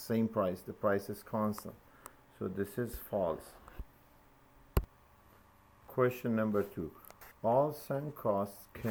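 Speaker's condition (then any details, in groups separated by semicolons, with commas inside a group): No condition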